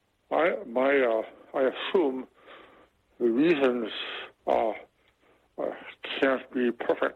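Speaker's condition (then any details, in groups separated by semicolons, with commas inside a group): Speech impediment from Abilify, medication-induced; caused by Abilify; tries hard to be understood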